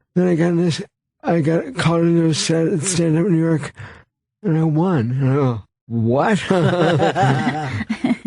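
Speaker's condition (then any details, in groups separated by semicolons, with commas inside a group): Brain injury; caused by car accident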